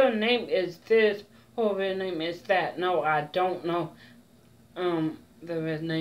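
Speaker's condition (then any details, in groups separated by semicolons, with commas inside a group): Mild cerebral palsy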